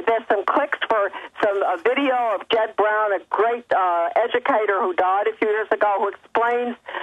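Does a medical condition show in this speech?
No.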